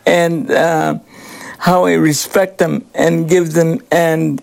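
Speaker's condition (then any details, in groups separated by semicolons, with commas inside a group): Cerebral palsy; cerebral palsy from birth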